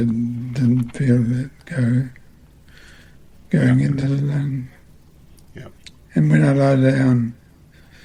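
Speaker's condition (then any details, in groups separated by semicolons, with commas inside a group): Multiple system atrophy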